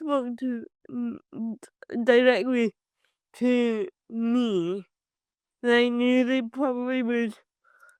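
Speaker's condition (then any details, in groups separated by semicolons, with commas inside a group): Cerebral palsy; from birth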